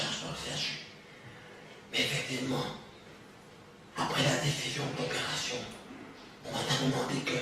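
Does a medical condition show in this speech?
Yes: partial laryngectomy with chep.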